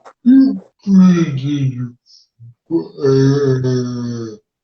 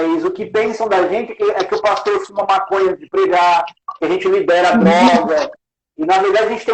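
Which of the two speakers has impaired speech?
The first: cerebral palsy; wheelchair user, little right foot movement.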